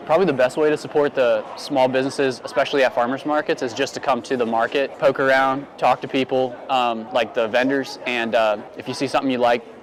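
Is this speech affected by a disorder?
No.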